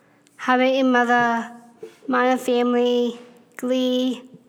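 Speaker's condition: Down syndrome; congenital, extra chromosome, low muscle tone, could not speak or walk early in childhood, constant therapies; ongoing speech class, attended since childhood; speaking among more difficult things, way of talking might seem weird

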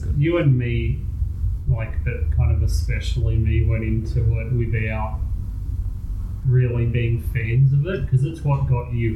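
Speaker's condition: No condition

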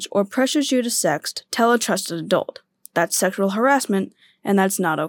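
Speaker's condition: No condition

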